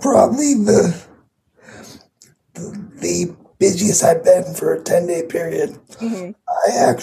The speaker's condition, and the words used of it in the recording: Cerebral palsy. Um, as you can probably hear, read my voice.